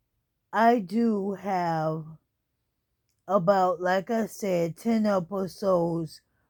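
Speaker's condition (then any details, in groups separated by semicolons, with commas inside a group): ALS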